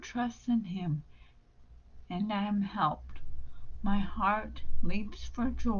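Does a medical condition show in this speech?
Yes: brain injury.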